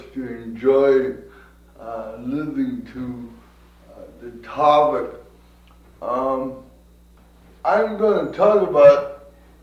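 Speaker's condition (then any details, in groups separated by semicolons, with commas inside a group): Cerebral palsy; from birth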